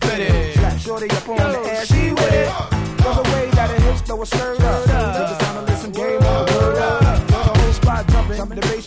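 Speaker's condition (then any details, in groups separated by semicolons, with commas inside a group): No condition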